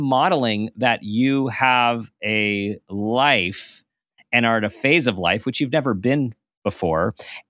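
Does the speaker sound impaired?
No.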